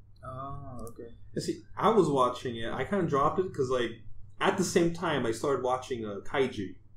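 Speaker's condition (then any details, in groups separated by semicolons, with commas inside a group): No condition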